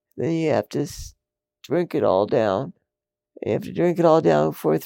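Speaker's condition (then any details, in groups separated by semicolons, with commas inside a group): Multiple system atrophy; bedbound since shortly after Christmas, about four years since onset, planning medical aid in dying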